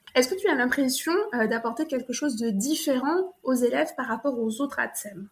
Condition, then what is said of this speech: None; typical speech.